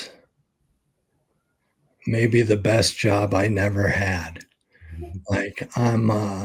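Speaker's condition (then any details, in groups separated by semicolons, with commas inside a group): ALS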